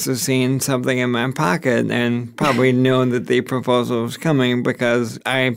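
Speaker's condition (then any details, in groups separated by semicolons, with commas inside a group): ALS; progressing slowly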